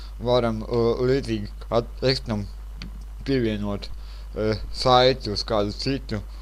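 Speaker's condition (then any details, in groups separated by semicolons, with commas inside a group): Cerebral palsy; since birth; speech not very clear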